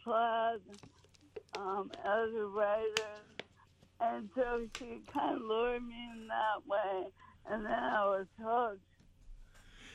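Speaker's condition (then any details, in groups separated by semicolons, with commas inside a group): ALS; terminal, symptoms from early 2023, diagnosed after at least six months, walking distance steadily declining; great difficulty speaking, speech garbled, still talking and swallowing food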